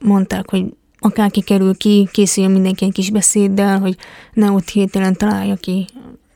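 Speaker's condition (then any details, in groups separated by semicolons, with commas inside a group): Hearing impairment; competes in deaf athletics at the Deaflympics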